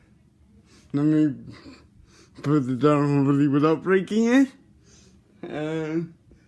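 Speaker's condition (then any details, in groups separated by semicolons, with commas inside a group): Cerebral palsy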